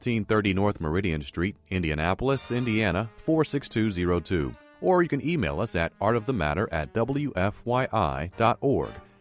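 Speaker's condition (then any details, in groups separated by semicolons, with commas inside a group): No condition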